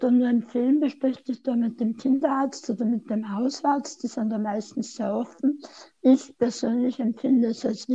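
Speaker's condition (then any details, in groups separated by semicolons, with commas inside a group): Tongue cancer surgery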